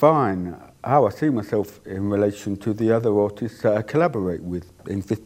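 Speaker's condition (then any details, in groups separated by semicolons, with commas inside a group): Deafness; cannot hear own voice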